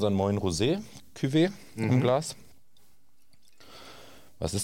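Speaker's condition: No condition

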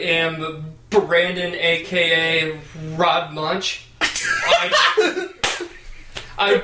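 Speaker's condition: Stuttering; considered part of Tourette's, no shouting or twitching; stutter may occur during recording, noted by co-host; at times severe and intensifying, worse ordering at drive-thru, eases when angry or after few drinks, worse after more; repeated words, blocks

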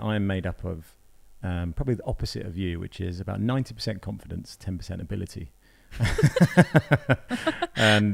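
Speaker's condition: No condition

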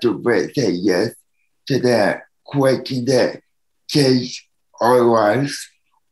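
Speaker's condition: Cerebral palsy; needs help from others

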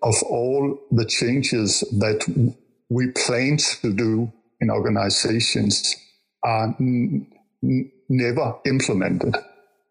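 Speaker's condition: Stuttering; developmental stutter since learning to talk, in youth some years almost unable to speak; still stutters, sometimes hard, last half year working with American Institute of Stuttering; stuttering unpredictable; prolonged sounds, blocks

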